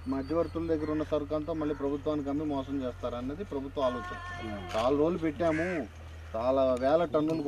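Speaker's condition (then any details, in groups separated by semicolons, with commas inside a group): No condition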